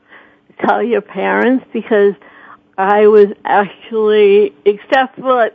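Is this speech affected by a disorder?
Yes: cerebral palsy; speech mimicked and laughed at by a teacher in school.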